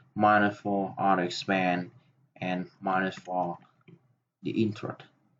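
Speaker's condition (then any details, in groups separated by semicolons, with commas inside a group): No condition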